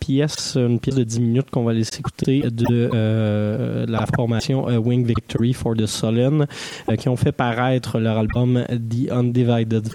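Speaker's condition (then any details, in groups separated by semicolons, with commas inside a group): No condition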